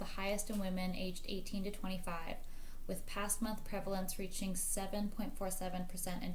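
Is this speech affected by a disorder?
No.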